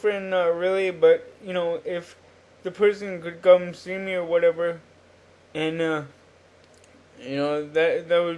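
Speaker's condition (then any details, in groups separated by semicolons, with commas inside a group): Cerebral palsy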